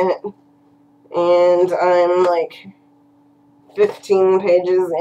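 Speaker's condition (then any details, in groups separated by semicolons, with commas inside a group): Cerebral palsy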